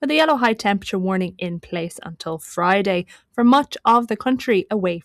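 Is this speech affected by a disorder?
No.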